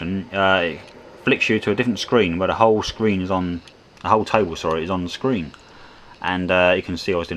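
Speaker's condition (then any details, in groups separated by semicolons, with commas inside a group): No condition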